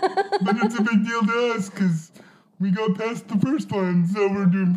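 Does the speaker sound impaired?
Yes: cerebral palsy; spastic.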